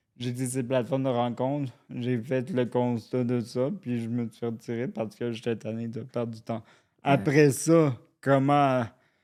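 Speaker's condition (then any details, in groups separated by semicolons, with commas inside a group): Cerebral palsy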